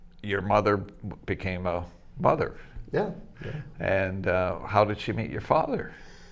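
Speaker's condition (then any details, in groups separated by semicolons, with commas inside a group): No condition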